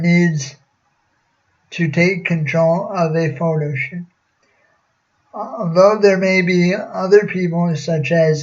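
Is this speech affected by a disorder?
Yes: cerebral palsy.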